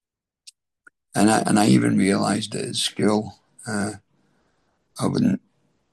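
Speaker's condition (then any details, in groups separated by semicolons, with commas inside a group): Throat cancer treatment effects; chemo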